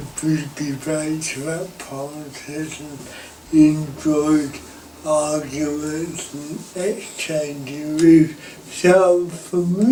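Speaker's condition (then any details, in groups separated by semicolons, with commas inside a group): Cerebral palsy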